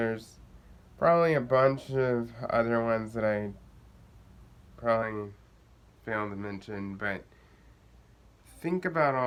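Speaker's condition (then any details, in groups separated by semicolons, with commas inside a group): Cerebral palsy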